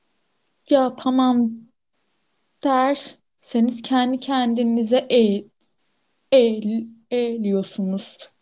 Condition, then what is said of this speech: Stuttering. Ve şu anda işte çok fazla ke kekelesem de engellemiyor